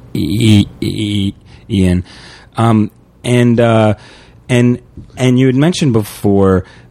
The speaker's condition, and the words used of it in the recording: Stuttering. When you're out, or when you're here, and Peter and I both stutter, yeah,